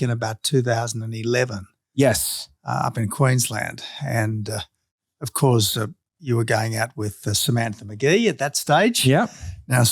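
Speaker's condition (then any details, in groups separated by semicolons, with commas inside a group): No condition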